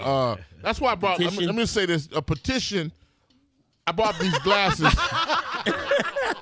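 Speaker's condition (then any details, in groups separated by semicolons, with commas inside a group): No condition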